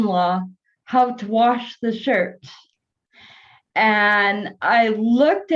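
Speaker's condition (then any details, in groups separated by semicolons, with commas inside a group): Cerebral palsy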